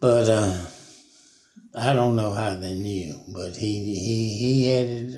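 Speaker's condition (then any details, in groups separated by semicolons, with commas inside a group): Parkinson's; about 5 years since onset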